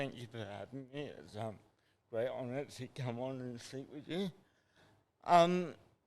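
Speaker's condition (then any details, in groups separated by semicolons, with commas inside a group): Cerebral palsy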